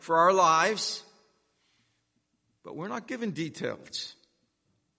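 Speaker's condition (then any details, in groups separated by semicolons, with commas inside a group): No condition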